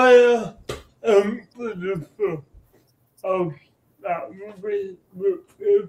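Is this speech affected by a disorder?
Yes: cerebral palsy.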